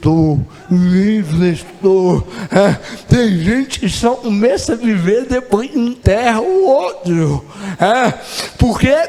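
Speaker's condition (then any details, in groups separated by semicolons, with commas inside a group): Cerebral palsy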